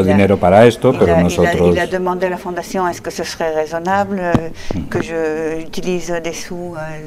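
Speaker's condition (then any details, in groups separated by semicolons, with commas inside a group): No condition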